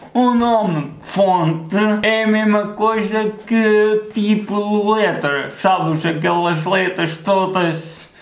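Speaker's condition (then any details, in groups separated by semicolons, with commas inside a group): Cerebral palsy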